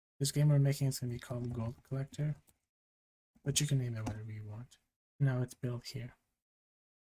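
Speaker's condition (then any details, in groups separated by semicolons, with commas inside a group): No condition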